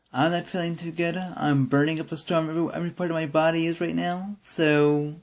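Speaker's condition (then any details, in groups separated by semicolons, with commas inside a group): Cerebral palsy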